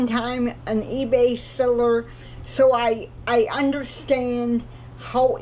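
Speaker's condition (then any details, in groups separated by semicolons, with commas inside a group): Cerebral palsy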